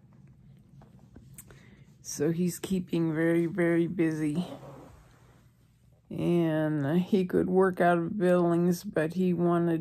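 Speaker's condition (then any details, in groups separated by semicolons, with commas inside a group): ALS; receiving hospice care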